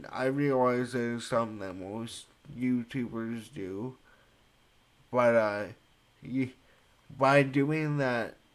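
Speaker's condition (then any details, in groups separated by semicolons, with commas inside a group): Cerebral palsy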